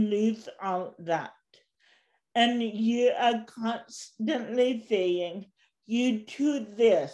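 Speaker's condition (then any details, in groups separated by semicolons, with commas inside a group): Cerebral palsy; since birth, walks with walker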